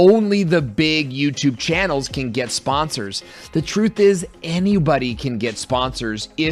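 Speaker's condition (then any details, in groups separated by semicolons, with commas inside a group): No condition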